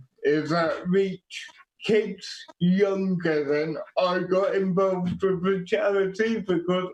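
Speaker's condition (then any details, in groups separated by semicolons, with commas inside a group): Quadriplegic cerebral palsy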